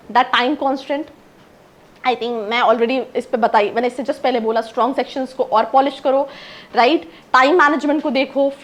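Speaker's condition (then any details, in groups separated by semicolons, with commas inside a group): No condition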